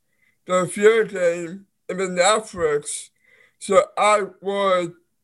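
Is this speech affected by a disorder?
Yes: Down syndrome; intellectual disability, brain processing issue, heart repair at 5 months for two holes, ear surgeries.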